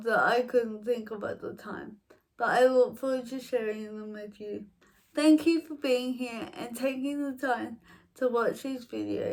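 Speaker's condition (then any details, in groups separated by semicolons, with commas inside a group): Cerebral palsy, mild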